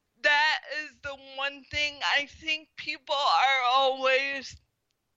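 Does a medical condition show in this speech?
Yes: spastic quadriplegic cerebral palsy; diagnosed at one year, believed caused by stroke shortly after birth, power wheelchair, walks with walker.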